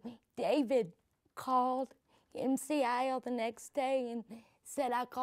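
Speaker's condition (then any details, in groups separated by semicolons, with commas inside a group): Cerebral palsy; from birth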